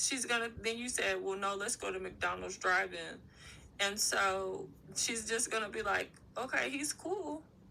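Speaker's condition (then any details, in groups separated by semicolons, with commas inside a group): No condition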